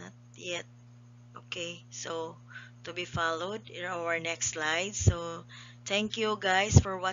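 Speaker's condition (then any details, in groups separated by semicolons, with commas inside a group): No condition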